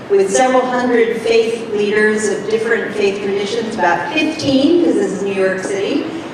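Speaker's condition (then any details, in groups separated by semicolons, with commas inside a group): No condition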